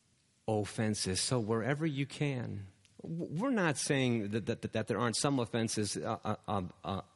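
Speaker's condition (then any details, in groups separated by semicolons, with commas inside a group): Stuttering; self-described stutterer; self-reported; repeated sounds, repeated words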